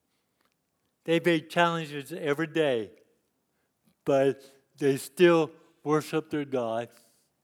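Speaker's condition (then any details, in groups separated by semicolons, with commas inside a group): Cerebral palsy; lifelong disability since youth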